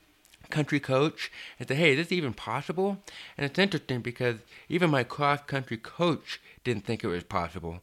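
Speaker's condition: Deafness, hard of hearing

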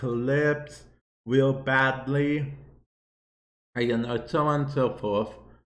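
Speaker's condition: Cerebral palsy; affects speech a bit

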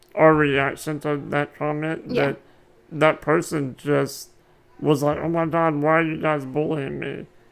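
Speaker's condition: Muscular dystrophy

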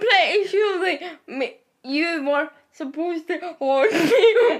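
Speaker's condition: Cerebral palsy; wheelchair user, frequent pain and tiredness

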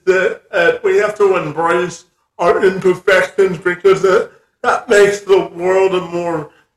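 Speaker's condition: Spastic quadriplegia cerebral palsy; from birth

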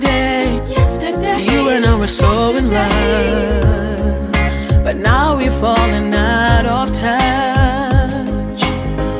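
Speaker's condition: No condition

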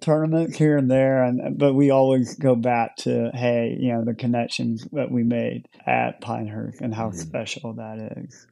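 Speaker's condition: Cleft lip and palate; attributed to birthplace location

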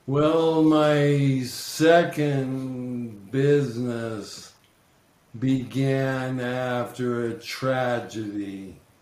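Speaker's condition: ALS; currently battling disease

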